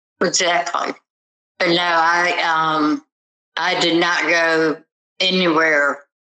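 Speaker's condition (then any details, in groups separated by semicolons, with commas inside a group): Tardive dyskinesia; about 10 years since onset, on neurologist medication; stuttering, visible tongue movements, eating affected, swallowing mostly unaffected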